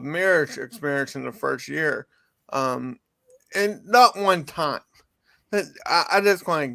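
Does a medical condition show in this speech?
Yes: cerebral palsy; from birth.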